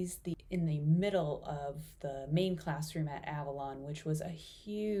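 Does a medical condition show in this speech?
No.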